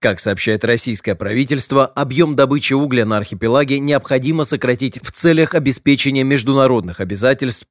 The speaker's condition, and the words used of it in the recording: No condition.